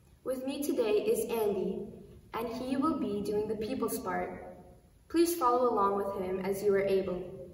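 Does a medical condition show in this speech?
No.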